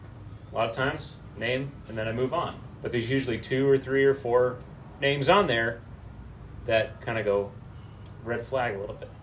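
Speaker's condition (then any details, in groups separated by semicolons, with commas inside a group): No condition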